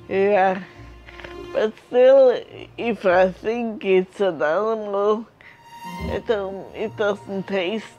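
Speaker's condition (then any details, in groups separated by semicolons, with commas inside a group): Multiple sclerosis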